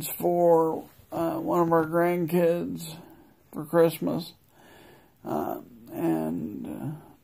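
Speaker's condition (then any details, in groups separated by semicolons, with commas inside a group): Multiple sclerosis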